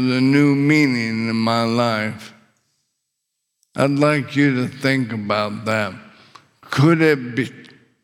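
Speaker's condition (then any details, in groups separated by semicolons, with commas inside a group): ALS; windpipe tightened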